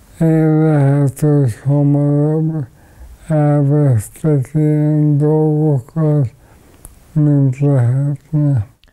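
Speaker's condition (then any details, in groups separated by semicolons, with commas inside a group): ALS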